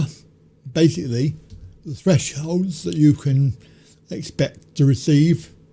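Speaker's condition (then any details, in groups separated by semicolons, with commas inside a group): Cerebral palsy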